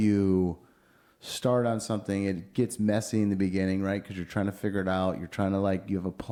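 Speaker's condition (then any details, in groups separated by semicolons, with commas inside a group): No condition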